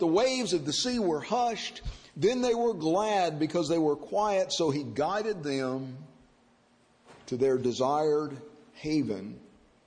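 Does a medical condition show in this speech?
No.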